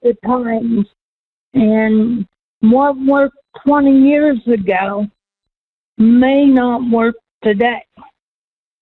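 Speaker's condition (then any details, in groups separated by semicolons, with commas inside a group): Cerebral palsy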